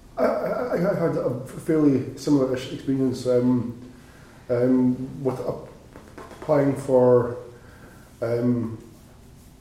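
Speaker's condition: Stammer; speech assessed by recorded audio tape, refused television and radio course over it; repeats words and phrases, frequent fillers uh and um; repeated sounds, repeated words, prolonged sounds

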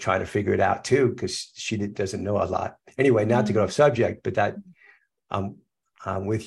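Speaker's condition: Stuttering; many years of concealing stutter; still stutters, admits ongoing concealment, still deals with personal issues around stuttering; learned to stutter better and stutter less, public speaking; prolonged sounds, blocks

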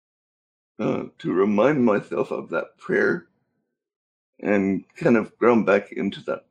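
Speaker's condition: Cerebral palsy; unable to walk

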